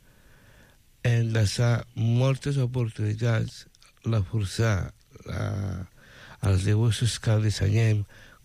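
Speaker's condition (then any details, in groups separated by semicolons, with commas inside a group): Down syndrome; intellectual disability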